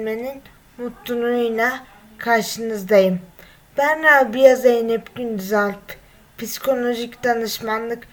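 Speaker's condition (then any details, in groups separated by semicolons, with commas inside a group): Cerebral palsy; 23 years with condition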